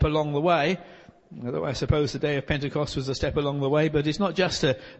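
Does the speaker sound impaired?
No.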